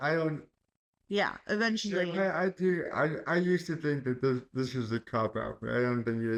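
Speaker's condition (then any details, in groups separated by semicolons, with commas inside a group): Cerebral palsy; caused by stroke at birth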